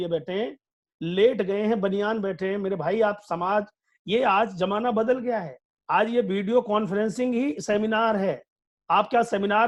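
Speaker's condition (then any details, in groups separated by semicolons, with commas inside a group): No condition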